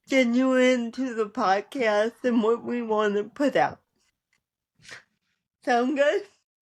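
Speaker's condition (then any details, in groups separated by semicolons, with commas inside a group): Cerebral palsy; spastic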